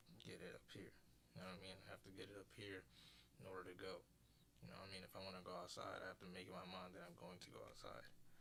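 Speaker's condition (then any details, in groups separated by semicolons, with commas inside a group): No condition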